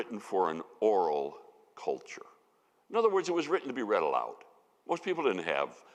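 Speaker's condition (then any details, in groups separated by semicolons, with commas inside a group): No condition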